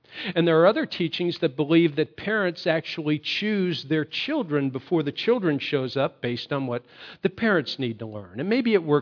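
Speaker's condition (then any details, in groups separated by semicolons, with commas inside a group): No condition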